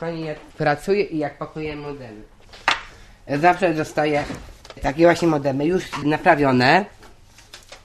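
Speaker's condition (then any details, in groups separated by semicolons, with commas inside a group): Down syndrome; turning 28 this year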